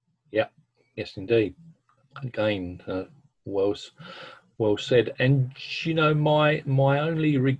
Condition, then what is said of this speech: Stuttering. And if it happens too often, then I know I've got to do something to put it right.